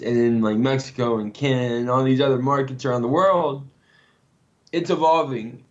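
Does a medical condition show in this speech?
Yes: cerebral palsy; symptoms can act up; doctor visits and physical therapy.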